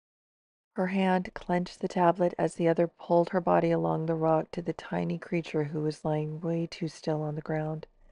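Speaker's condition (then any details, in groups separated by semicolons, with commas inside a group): No condition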